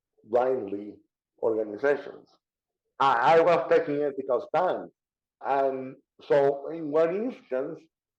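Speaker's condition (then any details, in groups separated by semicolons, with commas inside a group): Cerebral palsy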